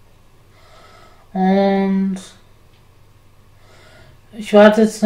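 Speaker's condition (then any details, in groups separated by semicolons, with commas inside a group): Spasticity from birth; multiple sclerosis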